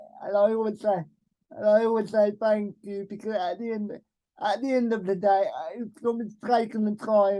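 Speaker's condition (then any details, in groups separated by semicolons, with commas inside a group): Cerebral palsy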